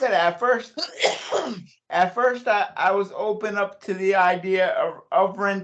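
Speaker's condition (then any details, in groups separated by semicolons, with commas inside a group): Cerebral palsy; since childhood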